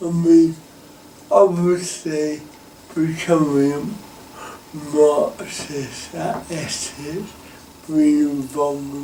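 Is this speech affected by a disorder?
Yes: cerebral palsy.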